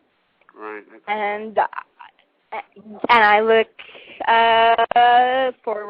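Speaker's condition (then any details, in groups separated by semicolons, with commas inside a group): Cerebral palsy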